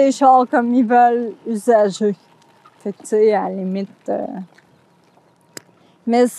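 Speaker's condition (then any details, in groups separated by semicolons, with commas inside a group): Friedreich's ataxia; cerebellar, poor balance and coordination, spasms, scoliosis surgery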